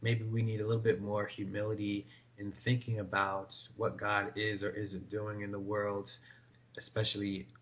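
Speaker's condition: No condition

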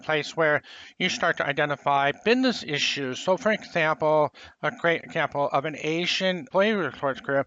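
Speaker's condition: Profound hearing loss, congenital

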